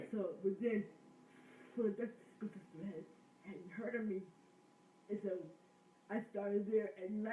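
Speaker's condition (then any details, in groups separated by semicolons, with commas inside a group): Cerebral palsy; speech impediment sometimes noticeable, improved with speech therapy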